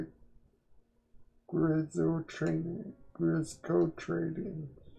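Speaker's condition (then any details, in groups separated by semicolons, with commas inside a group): Quadriplegic cerebral palsy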